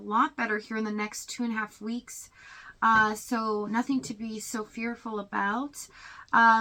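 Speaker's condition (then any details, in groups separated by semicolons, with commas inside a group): No condition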